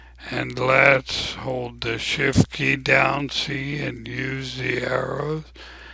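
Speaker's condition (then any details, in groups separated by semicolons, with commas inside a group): ALS; abnormally slow voice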